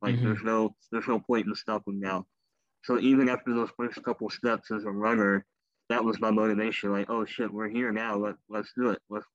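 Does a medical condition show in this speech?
Yes: cleft lip and palate; rare genetic birth disorder.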